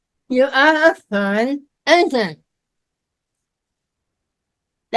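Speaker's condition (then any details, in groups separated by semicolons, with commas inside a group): Myasthenia gravis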